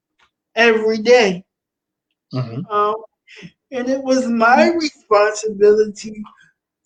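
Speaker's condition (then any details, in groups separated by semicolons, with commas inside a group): Cerebral palsy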